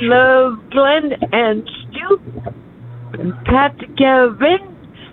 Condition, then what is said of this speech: Stroke. But I had a small stroke it's been 5 months ago. So now I talking cursive.